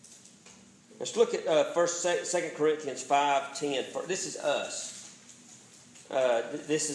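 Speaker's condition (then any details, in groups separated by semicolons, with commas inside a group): No condition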